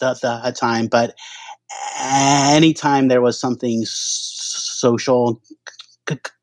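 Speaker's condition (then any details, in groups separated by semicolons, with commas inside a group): Stuttering; onset around age 2.5, fall with traumatic brain injury then, grandfather and daughter stutter, likely genetic, hypnotherapy tried; no longer hides stutter, not trying to avoid stuttering, stuttering more or more aware lately, sober; stutters every time talking, hard ordering in restaurants, phone calls, strangers, alcohol seemed to lessen stutter; repeated sounds, prolonged sounds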